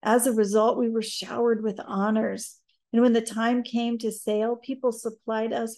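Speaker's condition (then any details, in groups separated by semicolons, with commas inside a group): No condition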